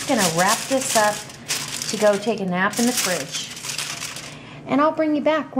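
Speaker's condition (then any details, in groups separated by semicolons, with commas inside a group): No condition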